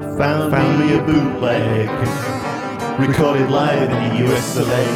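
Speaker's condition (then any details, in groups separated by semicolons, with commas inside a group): No condition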